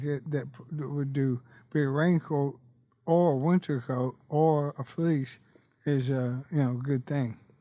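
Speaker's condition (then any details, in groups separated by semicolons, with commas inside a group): ALS; bulbar-upper onset, tongue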